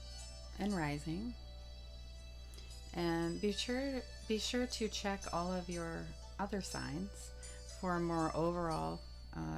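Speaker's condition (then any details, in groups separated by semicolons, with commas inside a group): No condition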